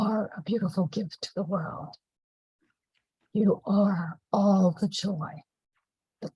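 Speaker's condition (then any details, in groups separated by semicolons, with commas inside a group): No condition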